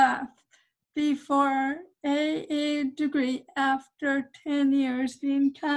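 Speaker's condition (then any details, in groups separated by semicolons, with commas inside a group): Cerebral palsy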